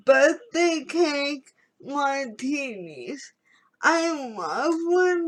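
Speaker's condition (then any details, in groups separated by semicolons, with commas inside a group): Cerebral palsy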